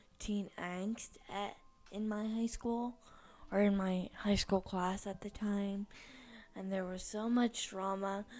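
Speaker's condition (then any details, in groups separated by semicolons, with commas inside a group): Cerebral palsy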